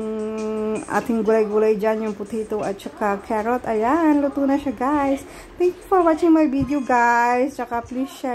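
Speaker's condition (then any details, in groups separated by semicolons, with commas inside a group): No condition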